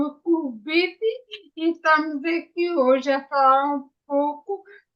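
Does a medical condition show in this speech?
Yes: ataxia after brain injury.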